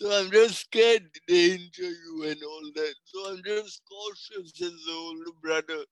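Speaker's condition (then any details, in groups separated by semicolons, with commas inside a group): Cerebral palsy; speech affected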